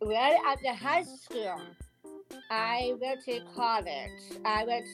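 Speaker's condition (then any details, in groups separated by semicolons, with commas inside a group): Down syndrome; present from birth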